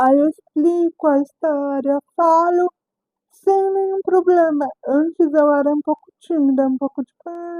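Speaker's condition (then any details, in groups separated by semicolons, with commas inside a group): Cerebral palsy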